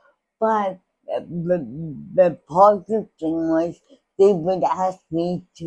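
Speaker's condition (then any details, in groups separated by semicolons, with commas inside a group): Cerebral palsy; speech impairment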